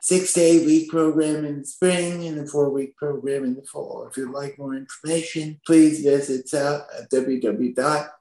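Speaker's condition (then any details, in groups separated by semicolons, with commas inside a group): Spastic quadriplegic cerebral palsy; from birth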